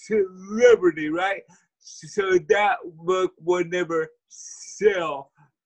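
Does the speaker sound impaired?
Yes: cerebral palsy; speech impediment.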